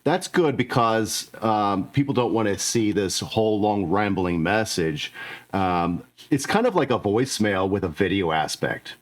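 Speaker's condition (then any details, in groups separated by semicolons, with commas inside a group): No condition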